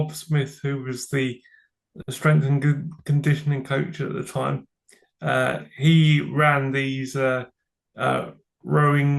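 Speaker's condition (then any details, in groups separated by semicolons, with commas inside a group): Cerebral palsy; from birth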